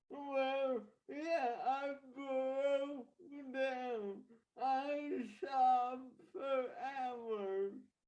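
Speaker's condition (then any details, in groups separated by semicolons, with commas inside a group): Traumatic brain injury; acquired, caused by accident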